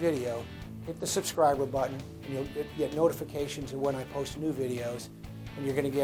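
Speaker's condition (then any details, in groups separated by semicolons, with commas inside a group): No condition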